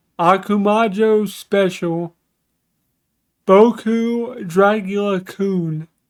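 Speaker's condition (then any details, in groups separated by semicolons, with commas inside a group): Cerebral palsy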